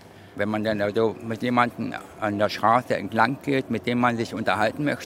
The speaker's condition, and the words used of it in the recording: Deafness. Jede Kommunikation lautsprachlich ist für mich sehr anstrengend, weil ich mich jedes Mal sehr konzentrieren muss.